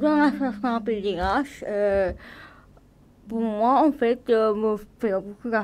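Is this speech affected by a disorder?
Yes: cerebral palsy.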